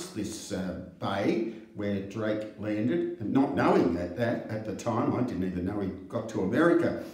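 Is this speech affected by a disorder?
No.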